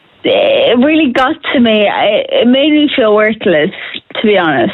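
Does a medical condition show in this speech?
Yes: Friedreich's ataxia; diagnosed age 13, progressive, full-time wheelchair user about 10 years, reduced hand dexterity; age 30, about 17 years since diagnosis, considerable progression, fatigue, reduced hearing, not yet on Skyclarys; speech getting slower and more slurred over time, speaking a major struggle.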